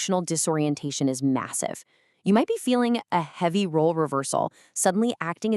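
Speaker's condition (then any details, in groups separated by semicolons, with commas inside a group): No condition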